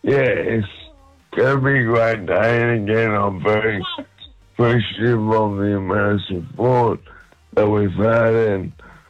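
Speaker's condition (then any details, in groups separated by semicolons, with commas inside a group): Motor neurone disease; diagnosed shortly before a radio visit about a month ago; symptoms reported stable, attributed to diet and regular exercise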